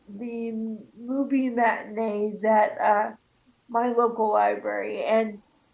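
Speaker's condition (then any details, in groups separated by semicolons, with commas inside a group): Cerebral palsy; arm spasms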